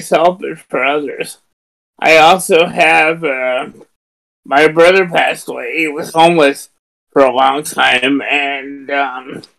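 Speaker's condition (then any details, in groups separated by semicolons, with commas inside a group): Cerebral palsy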